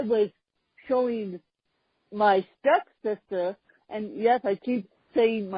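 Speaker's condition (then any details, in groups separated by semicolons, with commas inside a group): Cerebral palsy, mixed, moderate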